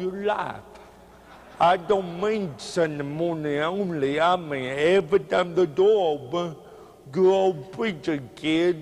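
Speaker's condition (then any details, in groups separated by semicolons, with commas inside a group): Cerebral palsy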